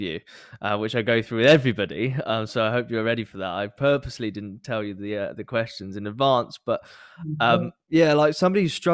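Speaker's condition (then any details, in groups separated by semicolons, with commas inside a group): No condition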